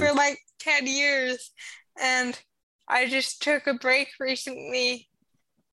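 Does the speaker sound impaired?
Yes: cerebral palsy; Crested Valley Therapeutic Riding Program, rides for therapy.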